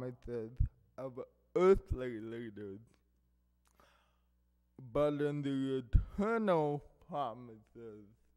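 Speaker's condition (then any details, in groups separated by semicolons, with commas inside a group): Cerebral palsy; affects hearing and speech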